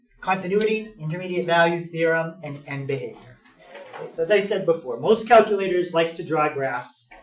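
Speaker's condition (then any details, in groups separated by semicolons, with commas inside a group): No condition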